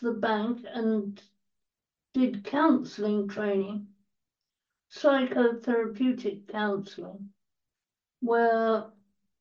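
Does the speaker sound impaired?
Yes: cerebral palsy; quadriplegia, wheelchair user, totally blind from 15, partially deaf, treated 4-19 at Bowbath Cerebral Palsy Centre; 24/7 live-in carer; dictated book to Steve who typed, speaks fast when in full flow.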